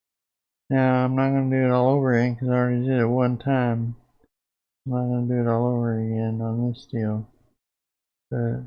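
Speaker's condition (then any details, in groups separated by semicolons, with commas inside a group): Parkinson's; onset dystonia left arm, DBS implant four years after diagnosis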